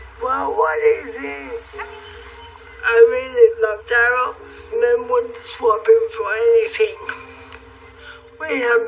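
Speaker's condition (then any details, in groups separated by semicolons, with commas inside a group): Cerebral palsy; since birth, physical only, wheelchair user; speaks perfectly clearly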